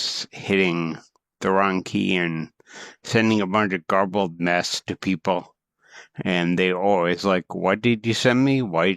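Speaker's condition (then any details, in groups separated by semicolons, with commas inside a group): Cerebral palsy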